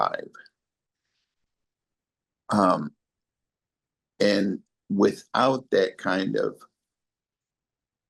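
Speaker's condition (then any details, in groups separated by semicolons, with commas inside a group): ALS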